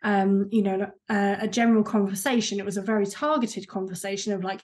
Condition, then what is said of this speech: No condition.